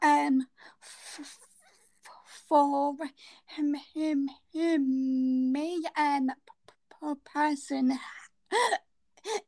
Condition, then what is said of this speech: Stuttering. Her stammer is very severe, but it is also the most severe so far on this podcast.